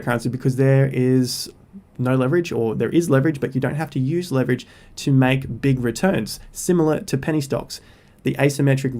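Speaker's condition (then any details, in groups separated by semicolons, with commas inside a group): No condition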